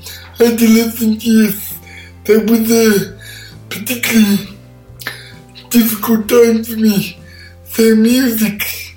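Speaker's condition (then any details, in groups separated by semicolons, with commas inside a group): Cerebral palsy; all four limbs affected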